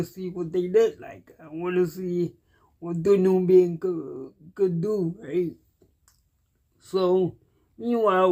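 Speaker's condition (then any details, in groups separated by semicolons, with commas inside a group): Cerebral palsy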